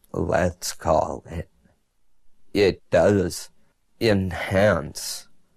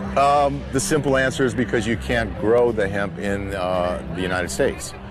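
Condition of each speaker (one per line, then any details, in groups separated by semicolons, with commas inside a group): Multiple sclerosis; after smoking marijuana
No condition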